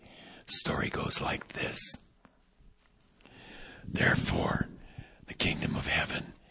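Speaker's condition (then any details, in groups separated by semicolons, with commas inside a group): Vocal cord paralysis, unilateral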